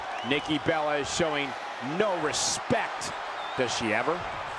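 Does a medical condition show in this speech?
No.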